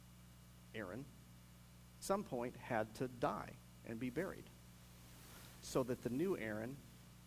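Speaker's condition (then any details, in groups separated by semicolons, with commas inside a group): No condition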